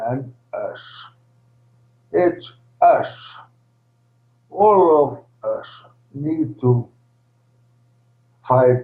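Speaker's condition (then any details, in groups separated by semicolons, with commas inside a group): ALS, primary lateral sclerosis, PLS; least progressive form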